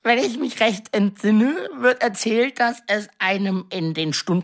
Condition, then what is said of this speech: None; typical speech.